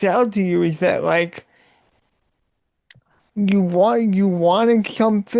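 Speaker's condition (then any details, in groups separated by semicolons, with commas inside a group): Cerebral palsy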